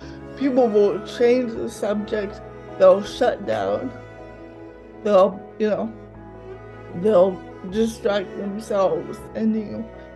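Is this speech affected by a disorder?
Yes: cerebral palsy, mild; mouth affected.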